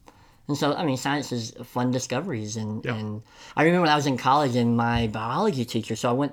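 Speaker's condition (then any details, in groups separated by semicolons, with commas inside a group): Cleft lip and palate; congenital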